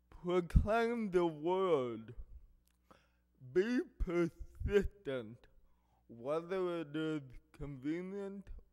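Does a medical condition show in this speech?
Yes: cerebral palsy; affects hearing and speech.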